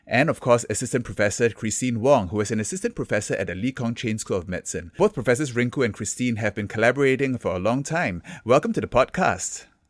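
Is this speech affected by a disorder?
No.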